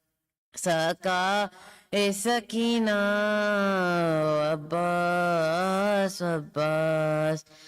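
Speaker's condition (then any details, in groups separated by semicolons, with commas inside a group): No condition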